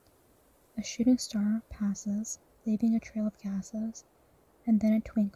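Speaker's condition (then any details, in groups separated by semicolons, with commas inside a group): No condition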